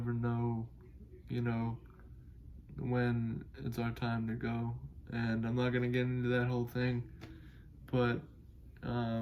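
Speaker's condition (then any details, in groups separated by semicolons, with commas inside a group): Cerebral palsy; able to speak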